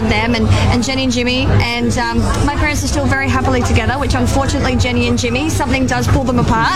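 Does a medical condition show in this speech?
Yes: cleft palate; congenital cleft palate, born without roof of mouth, multiple surgeries; unable to swallow or sing as a young child.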